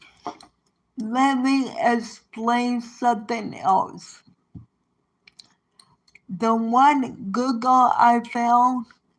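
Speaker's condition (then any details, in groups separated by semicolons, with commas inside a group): Cerebral palsy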